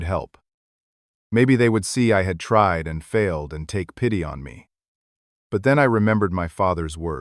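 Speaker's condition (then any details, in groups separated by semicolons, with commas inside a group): No condition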